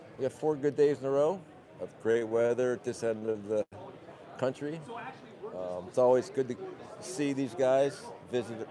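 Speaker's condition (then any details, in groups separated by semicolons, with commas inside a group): No condition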